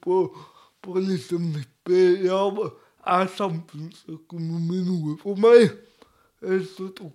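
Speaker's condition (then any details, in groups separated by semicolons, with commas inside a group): Cerebral palsy; speech difficulties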